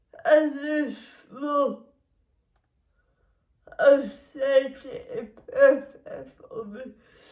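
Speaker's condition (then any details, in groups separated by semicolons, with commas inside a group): Cerebral palsy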